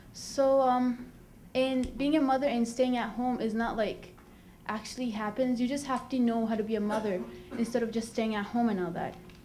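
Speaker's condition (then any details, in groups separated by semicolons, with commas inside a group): No condition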